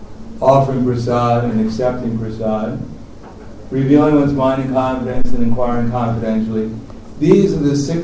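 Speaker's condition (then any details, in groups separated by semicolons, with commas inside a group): No condition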